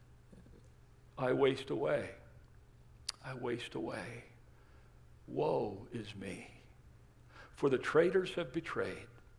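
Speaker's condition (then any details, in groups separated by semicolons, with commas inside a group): No condition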